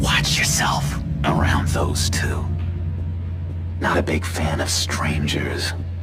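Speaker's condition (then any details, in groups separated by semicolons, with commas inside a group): No condition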